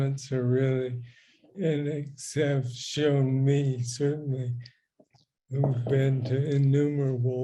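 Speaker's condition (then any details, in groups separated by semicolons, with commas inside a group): Parkinson's disease; voice a little rough, voice problem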